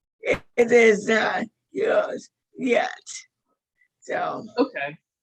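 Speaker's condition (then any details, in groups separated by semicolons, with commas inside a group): Motor neuron disease; severe spasticity in hips and legs, balance affected; five years since diagnosis, walker or wheelchair, slowly progressing; onset with slurred words, speaking difficulty, voice strength varies daily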